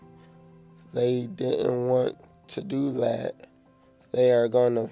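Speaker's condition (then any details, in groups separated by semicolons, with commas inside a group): Cerebral palsy; physical and occupational therapy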